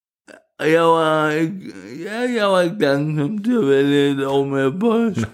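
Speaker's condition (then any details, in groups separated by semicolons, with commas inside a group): Cerebral palsy; wheelchair user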